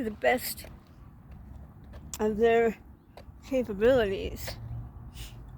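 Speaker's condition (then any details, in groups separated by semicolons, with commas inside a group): Traumatic brain injury; car accident, years ago; trouble talking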